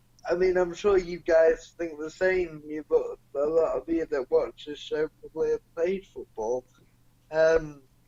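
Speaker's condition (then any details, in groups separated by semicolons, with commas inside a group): Cerebral palsy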